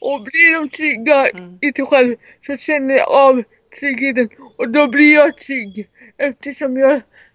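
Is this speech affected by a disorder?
Yes: cerebral palsy; severe, wheelchair user.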